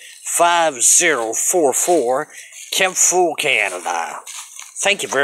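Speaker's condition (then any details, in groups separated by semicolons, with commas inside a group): No condition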